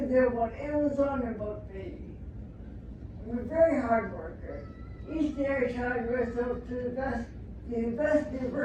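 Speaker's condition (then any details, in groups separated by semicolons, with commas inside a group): Traumatic brain injury; assault, four skull fractures, affects balance, speech, eating; 10-month coma, one crutch, ongoing therapy; relearned speaking and eating, years of speech therapy, earlier tracheotomy, ventilator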